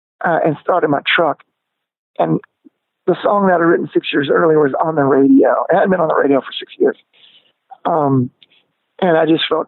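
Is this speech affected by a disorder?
Yes: spasmodic dysphonia; onset at peak of singing career, diagnosed 2 or 3 years after band shut down; voice lost power, grew weaker, lost control, could not hit notes, range shrank high and low.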